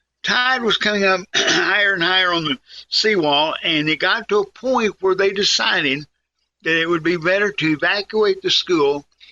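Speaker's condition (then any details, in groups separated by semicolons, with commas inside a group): Cerebral palsy; can still talk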